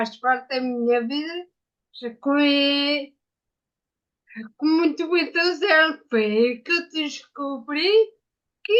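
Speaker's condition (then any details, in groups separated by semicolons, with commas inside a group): Ataxia after brain injury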